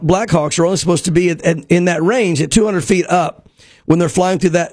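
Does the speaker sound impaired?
No.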